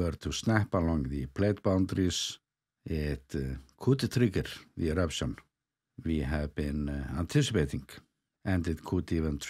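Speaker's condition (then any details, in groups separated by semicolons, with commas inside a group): No condition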